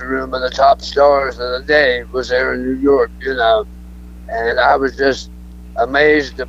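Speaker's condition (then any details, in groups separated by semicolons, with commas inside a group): Throat cancer; cancer survivor, alive and well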